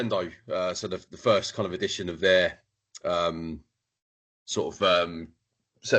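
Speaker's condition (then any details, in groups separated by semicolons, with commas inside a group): No condition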